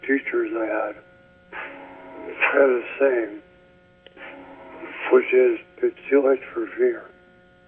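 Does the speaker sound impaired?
Yes: ALS; speech getting worse.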